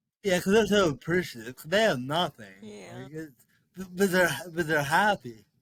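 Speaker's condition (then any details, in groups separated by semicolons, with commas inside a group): Cerebral palsy; all four limbs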